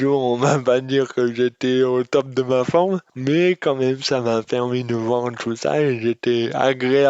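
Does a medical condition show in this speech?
Yes: dystonia; speech disorder.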